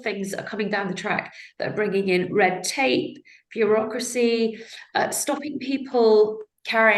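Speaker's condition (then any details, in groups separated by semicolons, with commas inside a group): No condition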